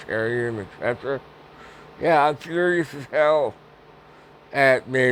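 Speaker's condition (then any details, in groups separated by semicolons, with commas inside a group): Parkinson's; speech impediment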